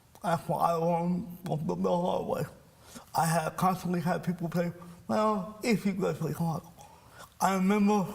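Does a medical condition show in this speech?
Yes: cerebral palsy; speech impairment.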